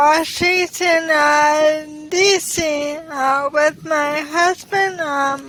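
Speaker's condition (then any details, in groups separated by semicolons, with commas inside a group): ALS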